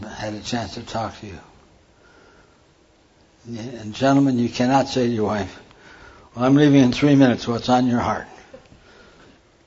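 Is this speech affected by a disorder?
Yes: Parkinson's; diagnosed 14 years ago by neurologist in Lincoln, Nebraska, tremor; hand tremor during talk.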